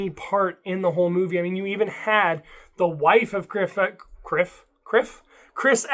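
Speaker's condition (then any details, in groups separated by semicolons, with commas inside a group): No condition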